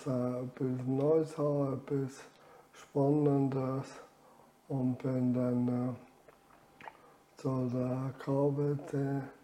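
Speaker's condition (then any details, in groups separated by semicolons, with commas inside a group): ALS; reduced air makes talking effortful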